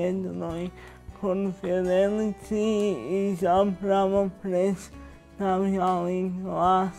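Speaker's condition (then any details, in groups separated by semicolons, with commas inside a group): Cerebral palsy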